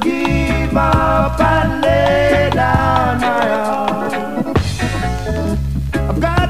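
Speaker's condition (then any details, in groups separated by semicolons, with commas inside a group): No condition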